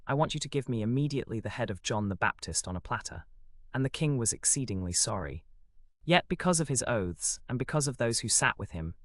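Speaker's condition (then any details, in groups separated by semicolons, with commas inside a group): No condition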